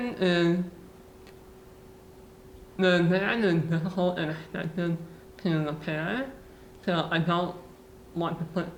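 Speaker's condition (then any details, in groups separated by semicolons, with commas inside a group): Muscular dystrophy; cannot drive, has used joystick-controlled car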